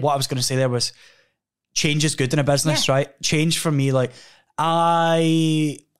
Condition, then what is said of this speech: None; typical speech.